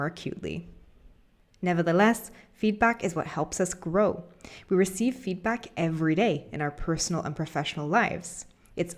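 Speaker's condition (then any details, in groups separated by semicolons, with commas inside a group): No condition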